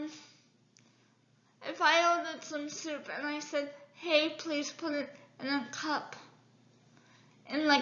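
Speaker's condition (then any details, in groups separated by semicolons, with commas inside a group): Cerebral palsy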